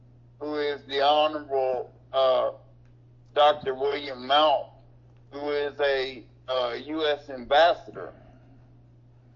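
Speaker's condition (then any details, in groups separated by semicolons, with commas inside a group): Cerebral palsy; mobility affected, previously off feet; reports being back on feet, running in yard days after taking ImmuCyst supplement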